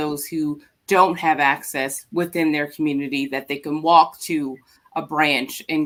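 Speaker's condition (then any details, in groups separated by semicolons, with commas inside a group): No condition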